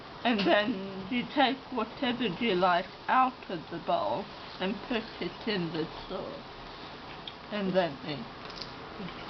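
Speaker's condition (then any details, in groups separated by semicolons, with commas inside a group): Cerebral palsy; oxygen starvation at birth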